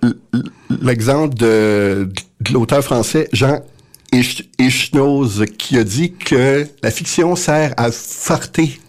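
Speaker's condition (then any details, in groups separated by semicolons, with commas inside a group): Stuttering; developmental, lifelong, stated genetic basis; often unable to get words out, a wall to cross each time speaking; prolonged sounds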